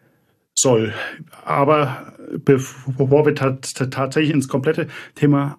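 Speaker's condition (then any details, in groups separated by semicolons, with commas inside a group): Stuttering; developmental, lifelong, possibly inherited, father stuttered, brother fluent, logopedic speech therapy, constant since second grade; stuttering audible within first 20 seconds of speaking, listener must be patient; repeated sounds, prolonged sounds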